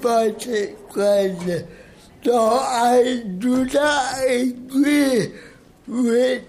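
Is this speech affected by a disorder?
Yes: cerebral palsy.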